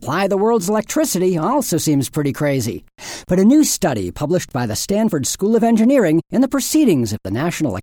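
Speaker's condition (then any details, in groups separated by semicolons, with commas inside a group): No condition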